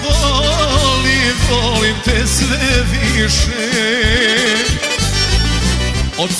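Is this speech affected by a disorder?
No.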